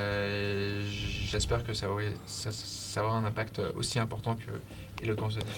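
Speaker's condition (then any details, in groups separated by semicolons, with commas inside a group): Stuttering; childhood onset, very severe stutter while growing up, one of several disabilities; repeated sounds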